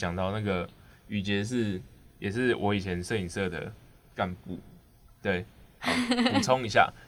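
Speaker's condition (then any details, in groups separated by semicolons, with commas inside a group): No condition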